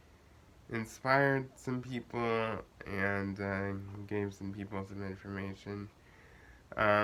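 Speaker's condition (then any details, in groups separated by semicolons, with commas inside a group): Cerebral palsy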